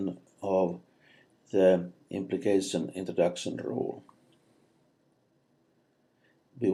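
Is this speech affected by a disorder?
No.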